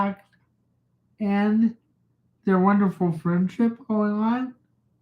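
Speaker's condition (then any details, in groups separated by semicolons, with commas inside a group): Cerebral palsy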